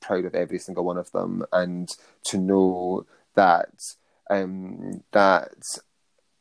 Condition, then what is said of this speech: Stuttering. So there's little things, like I have a stammer, and I say M a lot, but I make sure I get up in front of large groups of people